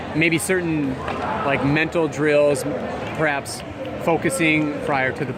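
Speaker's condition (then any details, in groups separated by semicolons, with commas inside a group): No condition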